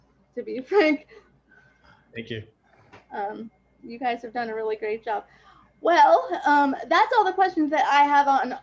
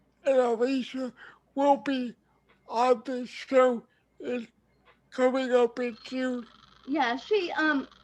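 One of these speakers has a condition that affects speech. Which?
The second: cerebral palsy.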